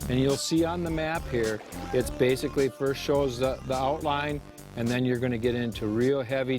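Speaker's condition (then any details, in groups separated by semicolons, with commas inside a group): No condition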